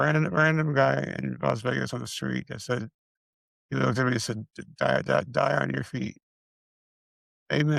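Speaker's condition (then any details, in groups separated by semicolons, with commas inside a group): Multiple system atrophy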